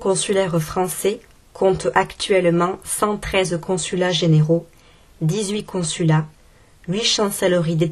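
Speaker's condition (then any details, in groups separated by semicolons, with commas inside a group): No condition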